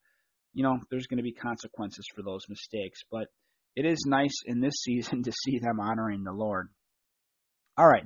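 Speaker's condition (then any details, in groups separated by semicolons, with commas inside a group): No condition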